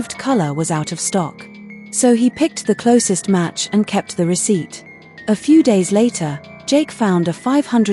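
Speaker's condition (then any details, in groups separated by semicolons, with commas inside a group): No condition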